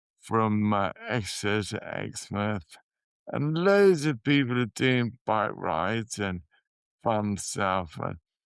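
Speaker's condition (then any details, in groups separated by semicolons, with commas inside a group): Motor neurone disease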